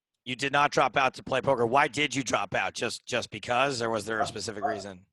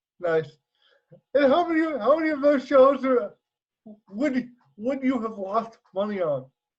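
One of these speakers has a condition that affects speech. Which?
The second: cerebral palsy; some facial muscles mildly weak; voice tone sometimes odd.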